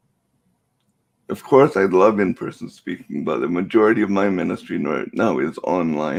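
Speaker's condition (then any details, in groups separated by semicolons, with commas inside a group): Cerebral palsy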